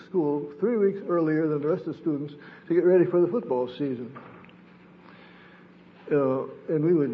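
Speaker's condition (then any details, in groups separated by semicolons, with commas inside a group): Parkinson's disease; diagnosed while wife was dying of cancer, lost balance and body coordination; sleep disrupted, wakes around 3 am unable to return to sleep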